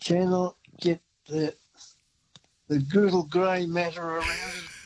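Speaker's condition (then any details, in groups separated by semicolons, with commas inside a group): Parkinson's; sleeps no more than about 4 hours; difficulty holding phone steady, changed hands holding phone; voice coming in and out on phone call, attributed to Parkinson's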